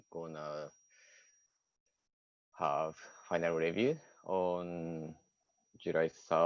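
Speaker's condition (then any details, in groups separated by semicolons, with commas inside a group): No condition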